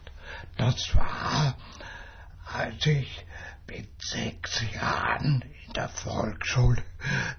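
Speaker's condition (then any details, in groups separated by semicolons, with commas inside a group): Dystonia with speech disorder; can only speak slowly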